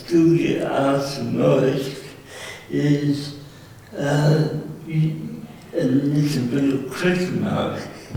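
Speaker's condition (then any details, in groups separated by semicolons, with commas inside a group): Cerebral palsy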